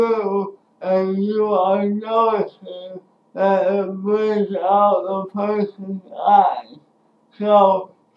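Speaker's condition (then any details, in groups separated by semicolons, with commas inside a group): Speech impairment after birth surgery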